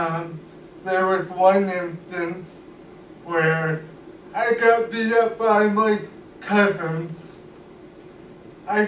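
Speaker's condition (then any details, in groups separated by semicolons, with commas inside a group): Cerebral palsy; cannot walk, uses wheelchair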